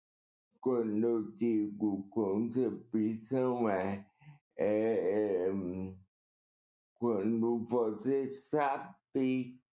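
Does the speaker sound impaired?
Yes: cerebral palsy; present from birth, uneventful pregnancy, nurse induced a dose during delivery.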